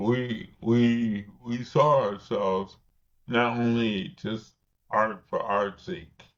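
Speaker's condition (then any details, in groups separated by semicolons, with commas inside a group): Cerebral palsy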